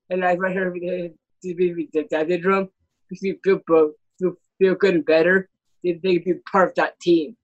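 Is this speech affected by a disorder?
Yes: Down syndrome.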